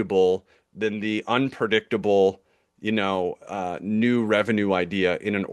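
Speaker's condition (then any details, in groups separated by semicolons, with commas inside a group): No condition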